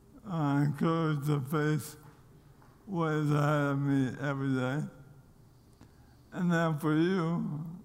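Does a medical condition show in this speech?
Yes: ALS; diagnosed during pro football career in Nashville after loss of strength, speed and weight; progressive, continuing to lose abilities, physically changed, seen crawling on stage, fears last public speech; losing ability to speak clearly, voice does not sound as expected.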